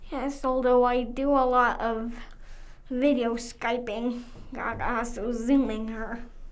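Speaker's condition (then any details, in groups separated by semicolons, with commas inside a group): Cerebral palsy; wheelchair use reduced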